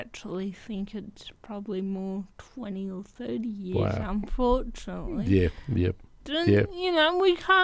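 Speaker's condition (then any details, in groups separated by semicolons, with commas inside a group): Athetoid cerebral palsy; athetoid form, from birth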